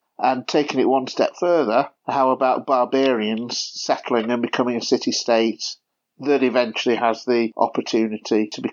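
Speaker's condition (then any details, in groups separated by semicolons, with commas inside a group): No condition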